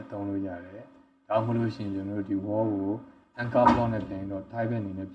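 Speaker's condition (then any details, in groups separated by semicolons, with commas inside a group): No condition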